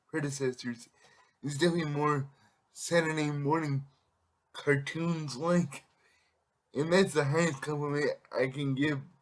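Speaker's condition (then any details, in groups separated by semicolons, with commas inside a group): Cerebral palsy; able to speak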